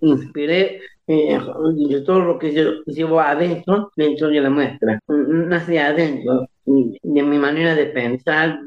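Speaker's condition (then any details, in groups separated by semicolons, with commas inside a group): Down syndrome; age 64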